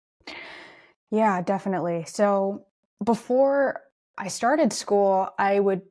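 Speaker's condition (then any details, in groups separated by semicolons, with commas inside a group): No condition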